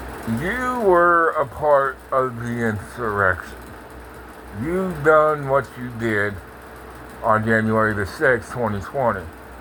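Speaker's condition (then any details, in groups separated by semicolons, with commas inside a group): Parkinson's; speech impediment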